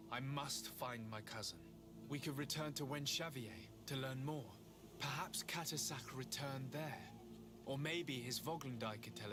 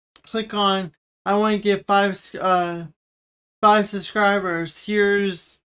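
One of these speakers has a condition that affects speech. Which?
The second: cerebral palsy; wheelchair user.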